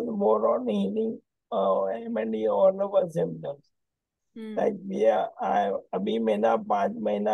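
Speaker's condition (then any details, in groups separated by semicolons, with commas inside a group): ALS; onset right index finger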